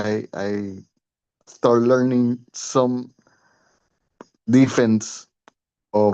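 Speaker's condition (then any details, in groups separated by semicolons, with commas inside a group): Cerebral palsy; since five months old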